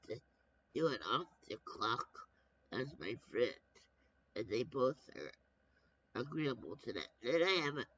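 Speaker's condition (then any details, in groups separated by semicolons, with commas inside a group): Brain injury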